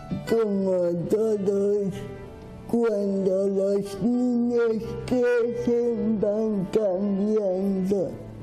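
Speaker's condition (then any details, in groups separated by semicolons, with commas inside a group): Cerebral palsy; speaks with difficulty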